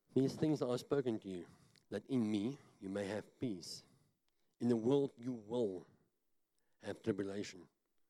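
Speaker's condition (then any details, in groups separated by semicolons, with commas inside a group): Cleft palate; talks funny, self-described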